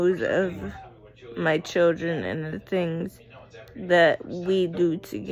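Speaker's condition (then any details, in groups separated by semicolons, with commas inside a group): Cerebral palsy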